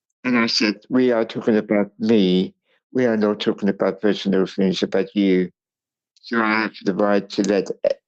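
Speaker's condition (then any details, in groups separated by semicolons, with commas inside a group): Cerebral palsy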